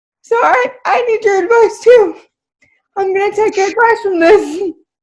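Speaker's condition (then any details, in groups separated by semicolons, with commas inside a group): Cerebral palsy; spasticity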